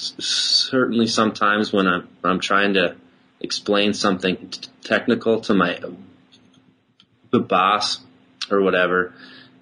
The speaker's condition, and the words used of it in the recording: Stuttering. I know that if someone were to hear me for the first time ever talk, they'd be like, whoa, that dude stutters a lot.